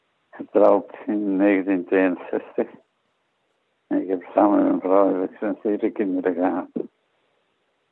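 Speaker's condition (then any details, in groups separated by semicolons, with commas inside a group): Parkinson's disease; late onset at age 75, tremor of hands and feet, first neurologist ruled out Parkinson, second and third diagnosed; about eight years since onset, medication slowing progression fairly well, physical decline requiring residential care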